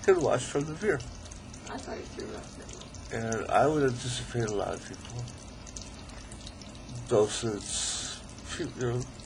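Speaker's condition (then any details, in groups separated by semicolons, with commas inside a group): ALS; still able to talk, articulate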